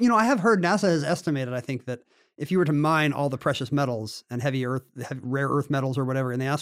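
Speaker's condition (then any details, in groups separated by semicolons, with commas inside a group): No condition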